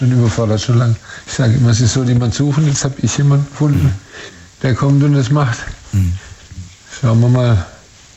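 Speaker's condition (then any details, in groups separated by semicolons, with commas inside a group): Parkinson's disease, early onset; onset age 40, first symptom arm not swinging while walking, diagnosed by neurologist via medication response; 20 years since first symptom, symptom-suppressing medication, physiotherapy again, falls 3-4 times daily, limited sport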